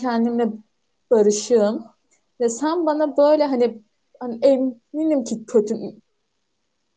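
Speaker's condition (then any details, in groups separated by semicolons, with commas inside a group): Stuttering; accepted, chooses to stutter freely, no aim to overcome it; once no stuttering in a story video, stuttering called more noticeable than a peer's; prolonged sounds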